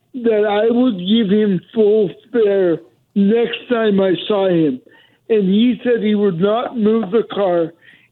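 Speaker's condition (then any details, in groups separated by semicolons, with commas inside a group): Cerebral palsy; able to walk and run until a couple of years ago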